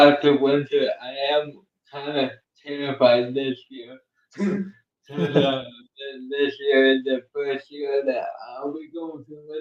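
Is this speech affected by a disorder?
Yes: cerebral palsy; uses one hand.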